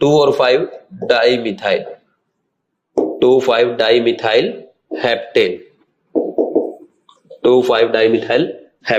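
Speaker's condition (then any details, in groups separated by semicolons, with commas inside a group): No condition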